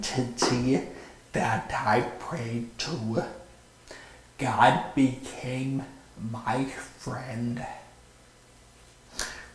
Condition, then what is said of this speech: Vocal cord paralysis. I do my best to glorify God through my public speaking, which is difficult to my brain injury.